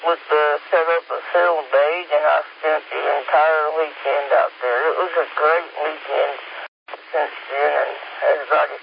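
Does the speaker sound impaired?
Yes: speech impediment; some phonetic words hard to get off tongue, whiskey zulu hard, hotel alpha november easier.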